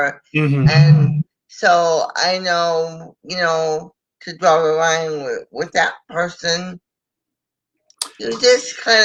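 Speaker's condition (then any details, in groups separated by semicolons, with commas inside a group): Cerebral palsy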